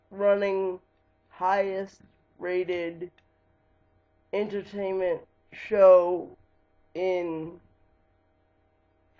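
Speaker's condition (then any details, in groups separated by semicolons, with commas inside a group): Cerebral palsy; lifelong, wheelchair user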